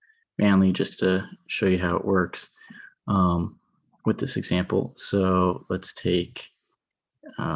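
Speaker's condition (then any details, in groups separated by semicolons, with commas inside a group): No condition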